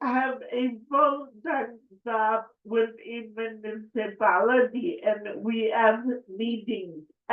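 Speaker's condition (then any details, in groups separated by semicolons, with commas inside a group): Cerebral palsy; affects speech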